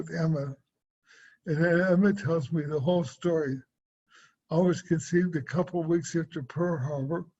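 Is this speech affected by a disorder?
Yes: cerebral palsy; swallowing and speech.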